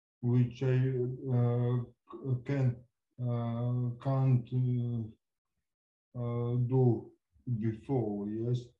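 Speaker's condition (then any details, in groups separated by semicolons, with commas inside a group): Cerebral palsy; from birth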